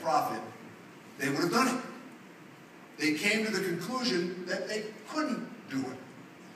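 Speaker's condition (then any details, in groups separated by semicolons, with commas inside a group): No condition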